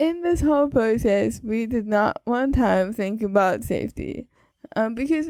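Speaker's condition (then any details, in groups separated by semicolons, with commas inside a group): Cerebral palsy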